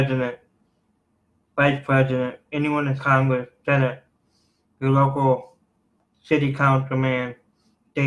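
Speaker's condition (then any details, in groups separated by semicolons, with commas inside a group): Cerebral palsy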